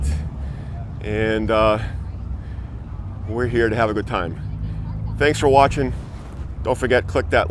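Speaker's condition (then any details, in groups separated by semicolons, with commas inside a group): No condition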